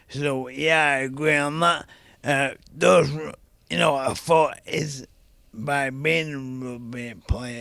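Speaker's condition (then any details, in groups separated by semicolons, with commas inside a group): ALS; young onset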